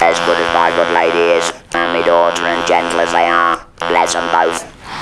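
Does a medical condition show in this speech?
Yes: laryngeal cancer with laryngectomy.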